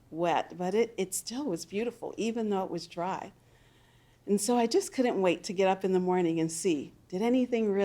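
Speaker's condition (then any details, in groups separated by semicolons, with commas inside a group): No condition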